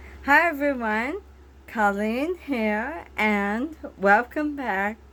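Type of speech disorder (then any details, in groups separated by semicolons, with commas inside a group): Slurred speech; bulbar ALS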